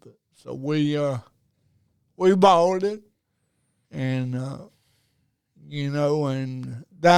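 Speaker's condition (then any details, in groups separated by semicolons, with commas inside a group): Cerebral palsy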